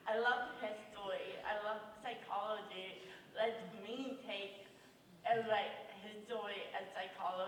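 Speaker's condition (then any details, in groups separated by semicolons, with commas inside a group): Cerebral palsy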